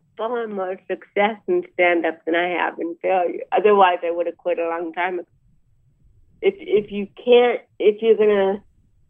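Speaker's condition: Cerebral palsy; about 63 years old

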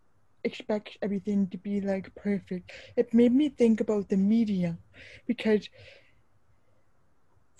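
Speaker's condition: Deaf / hard of hearing, congenital

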